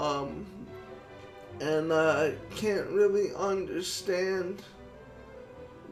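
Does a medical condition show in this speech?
Yes: cerebral palsy.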